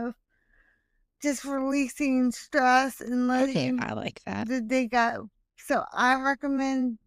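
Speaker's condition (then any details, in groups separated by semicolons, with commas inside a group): Hemiplegic cerebral palsy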